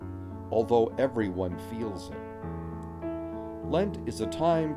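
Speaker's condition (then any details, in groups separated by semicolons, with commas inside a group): No condition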